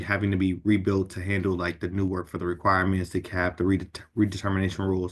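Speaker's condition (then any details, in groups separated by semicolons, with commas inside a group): No condition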